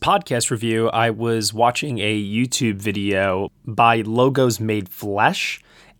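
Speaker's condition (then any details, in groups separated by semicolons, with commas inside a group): No condition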